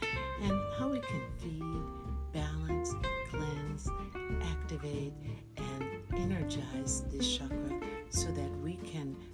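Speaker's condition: No condition

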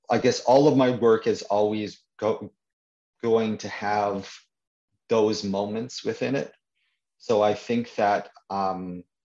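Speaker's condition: Stuttering; stutter since at least teenage years, ongoing near age 50; speaks at support groups for people and children who stutter; certain words and sounds hardest, stacks up vocabulary, circumlocution, quickly finds other wording to ease stutter; repeated sounds

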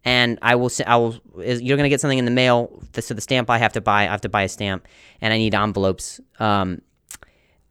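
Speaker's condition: Stutter; crooked gait; repeated sounds

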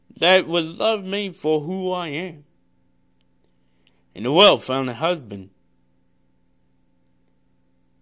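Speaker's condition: Cerebral palsy; congenital cerebral palsy, born with condition, wears glasses

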